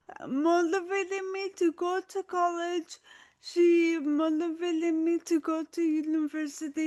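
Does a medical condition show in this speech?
Yes: autoimmune disease, spinal cord injury.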